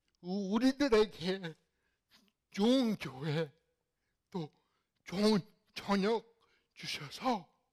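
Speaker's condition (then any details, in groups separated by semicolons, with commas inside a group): Cerebral palsy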